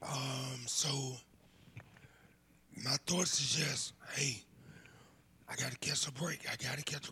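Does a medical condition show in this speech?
Yes: throat cancer; audible throat issues, noticeable to listeners.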